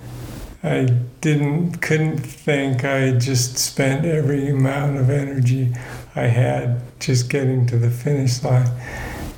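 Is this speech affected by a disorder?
Yes: Parkinson's disease; degenerative nervous system disorder, about 18 years since diagnosis.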